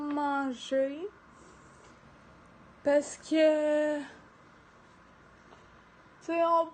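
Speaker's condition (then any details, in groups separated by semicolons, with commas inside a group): Ataxia; degenerative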